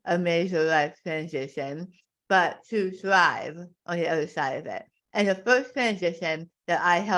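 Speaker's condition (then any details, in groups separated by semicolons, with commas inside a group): Tongue cancer; one year post surgery, radiation and chemotherapy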